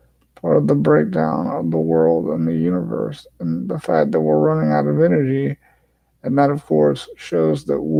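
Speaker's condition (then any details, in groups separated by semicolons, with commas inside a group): Cerebral palsy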